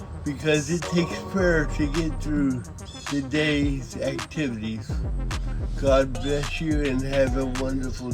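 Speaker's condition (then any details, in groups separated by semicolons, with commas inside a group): Cerebral palsy; drinks with straw, cannot lift cup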